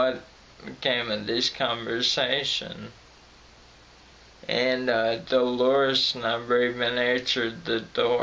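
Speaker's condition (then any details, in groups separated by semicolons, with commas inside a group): Friedreich's ataxia; voice crackles when stressed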